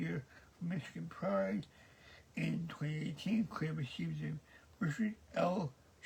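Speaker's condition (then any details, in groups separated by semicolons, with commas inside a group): Cerebral palsy; present since birth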